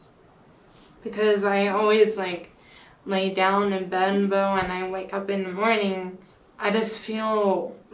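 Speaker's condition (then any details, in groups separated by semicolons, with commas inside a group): Cerebral palsy; bilateral hip surgery at 5, never walked independently; diagnosed at 4, cannot walk independently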